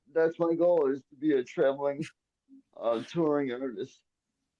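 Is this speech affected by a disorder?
Yes: cerebral palsy; quadriplegic from birth, brain injury from brain bleed at birth, arms and legs affected, cannot walk; relies on personal care attendants (PCAs) for getting around and daily care.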